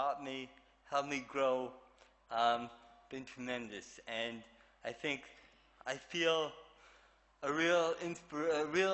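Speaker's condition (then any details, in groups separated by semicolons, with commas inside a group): Cerebral palsy; speech awkward, hard to begin speaking, deliberate speech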